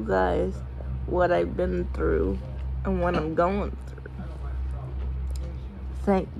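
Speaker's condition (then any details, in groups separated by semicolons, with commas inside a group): Cerebral palsy; sounds out of breath after therapy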